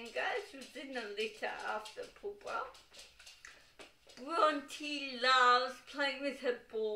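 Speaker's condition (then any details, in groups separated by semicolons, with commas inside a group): Cerebral palsy, dystonic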